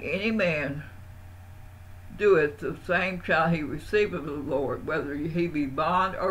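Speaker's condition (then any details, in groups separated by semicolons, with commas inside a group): Parkinson's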